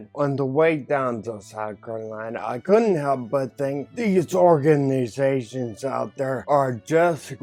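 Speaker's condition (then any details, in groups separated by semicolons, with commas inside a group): Ataxia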